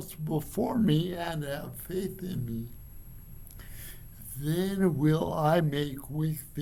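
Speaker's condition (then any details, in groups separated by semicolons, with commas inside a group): Cerebral palsy; from birth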